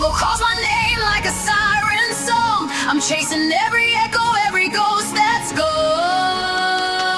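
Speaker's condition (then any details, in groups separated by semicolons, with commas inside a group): No condition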